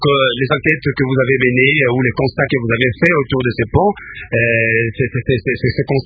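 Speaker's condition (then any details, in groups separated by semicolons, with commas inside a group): No condition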